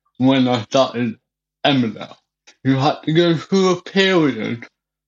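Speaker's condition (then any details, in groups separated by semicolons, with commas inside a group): Cerebral palsy; wheelchair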